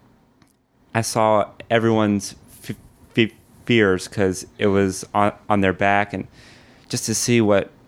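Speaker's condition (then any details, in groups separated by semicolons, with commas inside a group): Stuttering; 3 weeks at American Institute for Stuttering (AIS), Manhattan, openly discloses stuttering; stutters without visible struggle, comfortable confident speech, some words not out perfectly; repeated sounds, prolonged sounds, blocks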